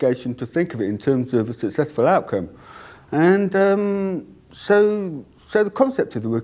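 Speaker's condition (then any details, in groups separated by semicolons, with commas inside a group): Deafness; cannot hear own voice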